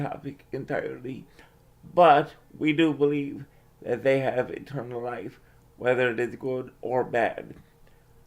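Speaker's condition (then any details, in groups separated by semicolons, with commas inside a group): Cerebral palsy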